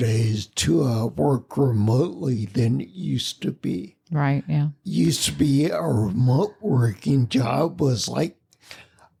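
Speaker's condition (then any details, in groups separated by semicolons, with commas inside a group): Spinocerebellar ataxia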